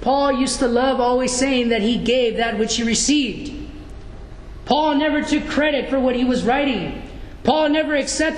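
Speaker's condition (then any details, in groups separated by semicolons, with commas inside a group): No condition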